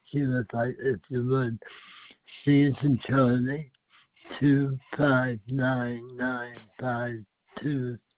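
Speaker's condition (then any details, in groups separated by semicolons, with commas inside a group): Speech impediment; has to talk slow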